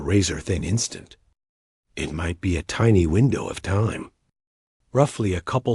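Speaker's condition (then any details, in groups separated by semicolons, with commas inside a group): No condition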